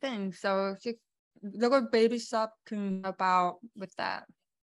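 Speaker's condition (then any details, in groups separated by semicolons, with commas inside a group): Born deaf; congenital deafness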